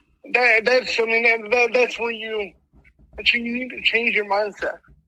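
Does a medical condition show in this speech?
Yes: mild cerebral palsy; speech impediment.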